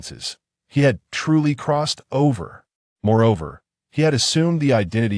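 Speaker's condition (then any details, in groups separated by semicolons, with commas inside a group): No condition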